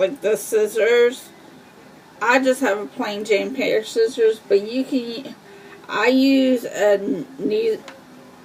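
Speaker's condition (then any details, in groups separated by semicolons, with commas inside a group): Cerebral palsy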